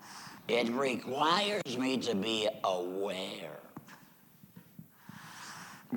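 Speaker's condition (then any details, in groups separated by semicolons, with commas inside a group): Laryngectomy; says used to serve God with voice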